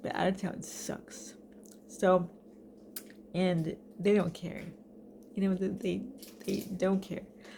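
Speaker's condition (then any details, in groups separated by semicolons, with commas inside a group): Cerebral palsy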